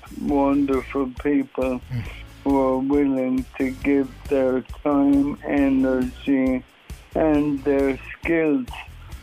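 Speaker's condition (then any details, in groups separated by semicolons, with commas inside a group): Motor neuron disease; onset with tremors, some days hard to walk; tremors began nearly 2 years ago, diagnosed 18 months ago; voice affected, voice not lost currently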